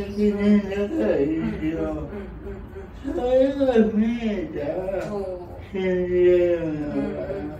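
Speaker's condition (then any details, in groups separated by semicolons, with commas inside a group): Cerebral palsy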